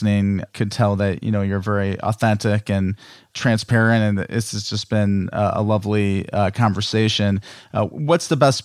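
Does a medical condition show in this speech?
No.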